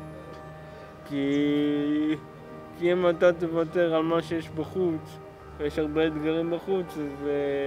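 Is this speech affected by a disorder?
Yes: cerebral palsy; motor disabilities, barely moved as child; age 26, improvable with much work.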